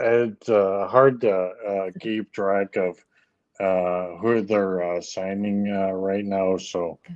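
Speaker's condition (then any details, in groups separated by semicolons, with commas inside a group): ALS; speech issues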